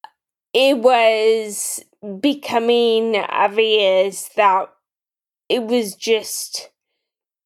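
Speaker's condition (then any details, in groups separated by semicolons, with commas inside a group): Friedreich's ataxia; form of muscular dystrophy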